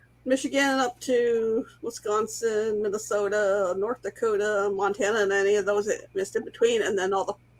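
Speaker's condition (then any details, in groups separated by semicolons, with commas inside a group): No condition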